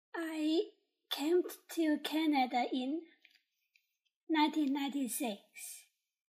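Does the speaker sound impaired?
Yes: Down syndrome; developmental disability.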